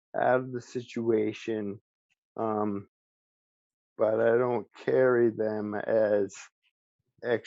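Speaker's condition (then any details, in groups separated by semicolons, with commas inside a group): ALS; speech still preserved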